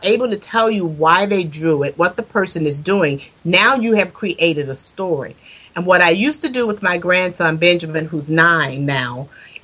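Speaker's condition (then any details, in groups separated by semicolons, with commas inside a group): No condition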